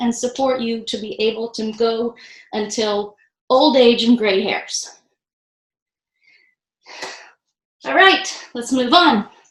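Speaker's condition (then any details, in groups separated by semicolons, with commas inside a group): No condition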